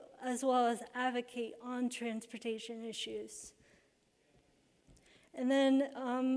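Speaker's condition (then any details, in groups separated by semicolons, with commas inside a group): Cerebral palsy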